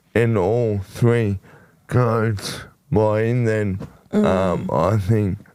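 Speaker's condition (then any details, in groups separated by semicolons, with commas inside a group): Motor neurone disease; shoulder onset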